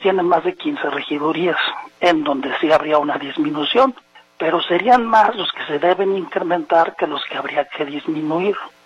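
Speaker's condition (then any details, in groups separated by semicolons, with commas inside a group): No condition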